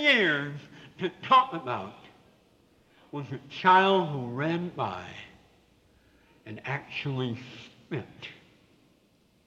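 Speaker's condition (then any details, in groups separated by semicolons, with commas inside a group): Severe cleft palate with lisp; congenital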